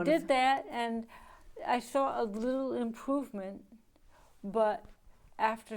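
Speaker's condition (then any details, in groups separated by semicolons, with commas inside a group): ALS; right hand onset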